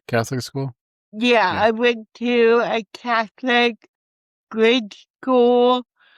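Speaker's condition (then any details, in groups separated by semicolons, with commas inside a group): Cerebral palsy; from birth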